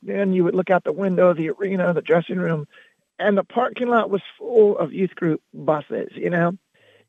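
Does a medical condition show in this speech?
Yes: loss of singing voice; lost singing voice around 2006-2007 after about 16-17 years as band vocalist, can still speak; speaking voice retained.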